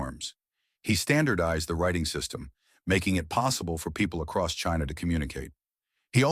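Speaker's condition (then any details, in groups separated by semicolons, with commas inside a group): No condition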